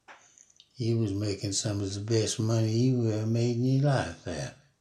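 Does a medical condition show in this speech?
Yes: Parkinson's disease; Parkinson's for about 5 years.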